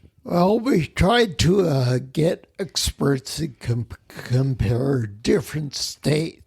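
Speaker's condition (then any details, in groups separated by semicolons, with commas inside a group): Spinocerebellar ataxia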